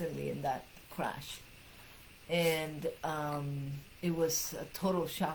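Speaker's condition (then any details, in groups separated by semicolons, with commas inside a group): No condition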